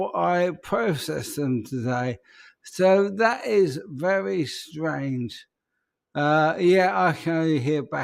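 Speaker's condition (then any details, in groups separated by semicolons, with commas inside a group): ALS; peculiar voice, speech very difficult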